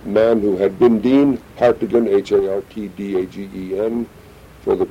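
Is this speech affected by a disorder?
No.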